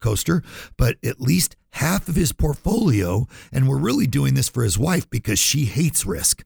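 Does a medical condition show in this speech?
No.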